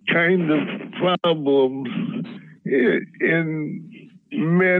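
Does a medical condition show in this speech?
Yes: Parkinson's disease; diagnosis led to medicinal cannabis use.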